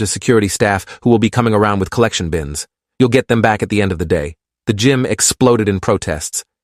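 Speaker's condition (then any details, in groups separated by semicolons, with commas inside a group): No condition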